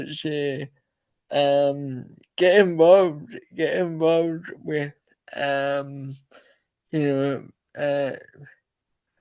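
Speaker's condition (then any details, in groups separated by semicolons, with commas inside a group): Cerebral palsy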